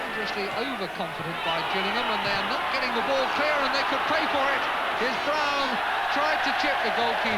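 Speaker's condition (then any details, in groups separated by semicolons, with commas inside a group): No condition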